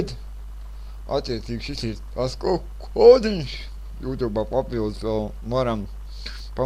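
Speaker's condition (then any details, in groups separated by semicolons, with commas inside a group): Cerebral palsy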